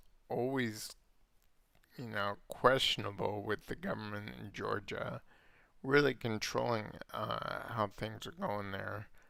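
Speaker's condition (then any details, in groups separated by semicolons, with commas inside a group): Multiple sclerosis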